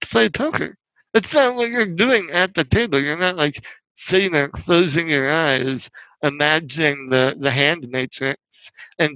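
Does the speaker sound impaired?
Yes: spinal muscular atrophy; wheelchair user.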